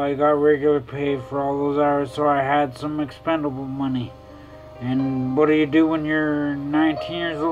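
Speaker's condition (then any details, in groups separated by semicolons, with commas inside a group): Traumatic brain injury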